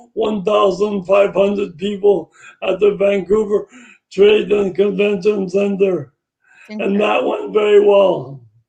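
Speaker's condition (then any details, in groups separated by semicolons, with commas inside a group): Brain injury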